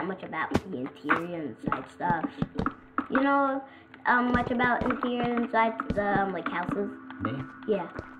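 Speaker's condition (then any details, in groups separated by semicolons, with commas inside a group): No condition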